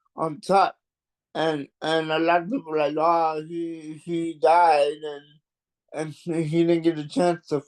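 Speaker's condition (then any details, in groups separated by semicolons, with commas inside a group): Cerebral palsy; mild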